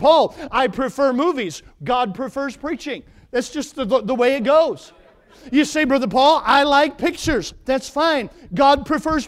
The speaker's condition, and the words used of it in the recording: No condition.